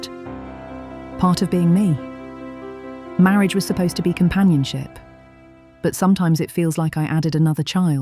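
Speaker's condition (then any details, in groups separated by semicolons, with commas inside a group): No condition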